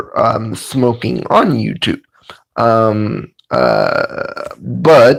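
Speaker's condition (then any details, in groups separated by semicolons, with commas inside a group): Cerebral palsy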